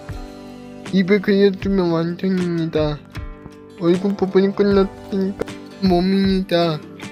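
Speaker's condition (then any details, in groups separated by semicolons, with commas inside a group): Cerebral palsy; brain lesion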